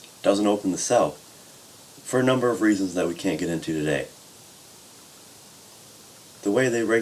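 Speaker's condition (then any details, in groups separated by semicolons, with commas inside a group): No condition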